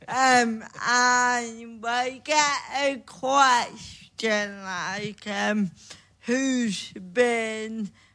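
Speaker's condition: Cerebral palsy; since childhood

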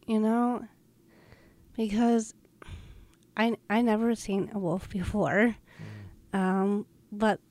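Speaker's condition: Down syndrome; also hard time breathing

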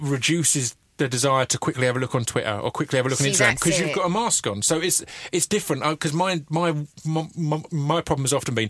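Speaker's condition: Stutter; stutter since childhood, linked to near-drowning in sea as child, cause learned years later; repeated sounds, repeated words, prolonged sounds

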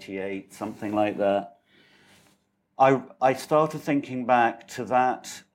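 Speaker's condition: No condition

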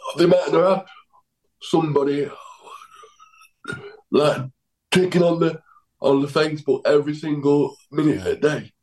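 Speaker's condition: Cerebral palsy; cerebral palsy affecting left side

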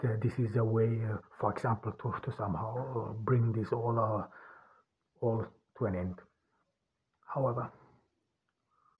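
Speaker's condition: Stuttering; voice distorted after surviving gas attacks; unscripted podcast speech in English as non-native speaker; singing voice raw, scratchy and very deep, no voice enhancers; repeated sounds, repeated words

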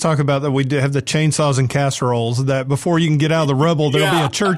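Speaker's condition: No condition

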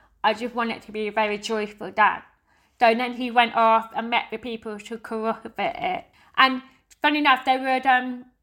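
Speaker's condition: Deafness; uses sign language

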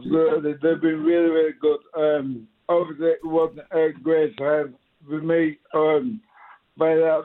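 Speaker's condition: Motor neuron disease; diagnosed 2017; about 3 years since diagnosis

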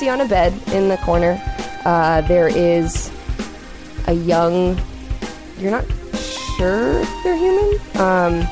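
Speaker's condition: No condition

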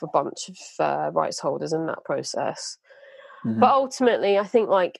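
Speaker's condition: No condition

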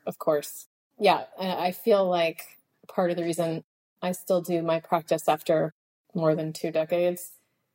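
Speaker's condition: No condition

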